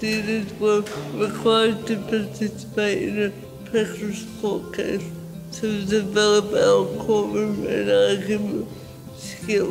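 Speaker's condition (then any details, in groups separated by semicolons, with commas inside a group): Cerebral palsy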